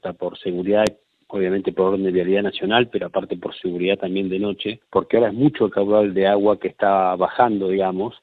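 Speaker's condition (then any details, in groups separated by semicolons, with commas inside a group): No condition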